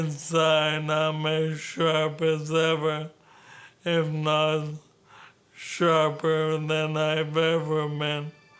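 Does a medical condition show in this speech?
Yes: ALS.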